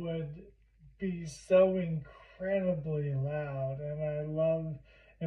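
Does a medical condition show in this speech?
Yes: primary lateral sclerosis.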